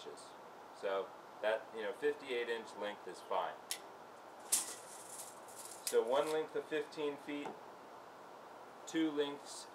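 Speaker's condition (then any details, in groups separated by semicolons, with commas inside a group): No condition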